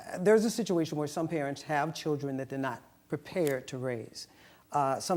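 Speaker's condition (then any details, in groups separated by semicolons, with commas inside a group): No condition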